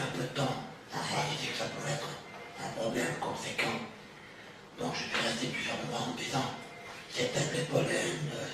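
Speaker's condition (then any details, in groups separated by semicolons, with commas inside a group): Partial laryngectomy with chep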